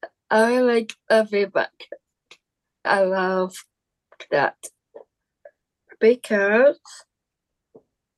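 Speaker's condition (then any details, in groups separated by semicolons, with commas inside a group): Down syndrome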